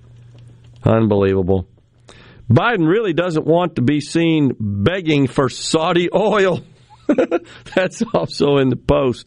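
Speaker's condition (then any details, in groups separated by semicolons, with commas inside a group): No condition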